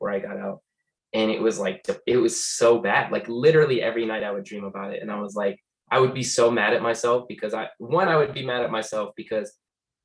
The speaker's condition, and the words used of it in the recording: No condition.